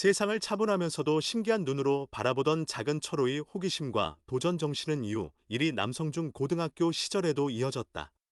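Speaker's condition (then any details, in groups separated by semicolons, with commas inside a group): No condition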